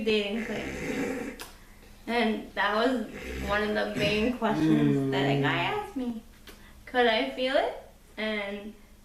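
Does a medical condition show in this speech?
Yes: cerebral palsy.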